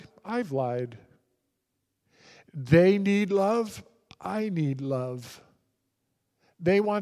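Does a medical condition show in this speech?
No.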